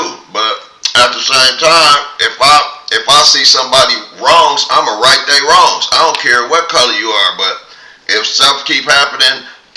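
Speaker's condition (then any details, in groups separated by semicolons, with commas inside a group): No condition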